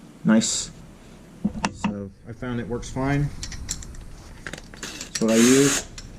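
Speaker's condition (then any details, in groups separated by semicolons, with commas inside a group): No condition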